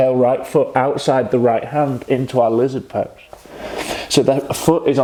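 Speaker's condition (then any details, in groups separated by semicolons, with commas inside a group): No condition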